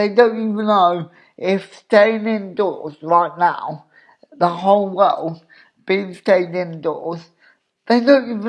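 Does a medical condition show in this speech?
Yes: cerebral palsy; obvious speech impediment.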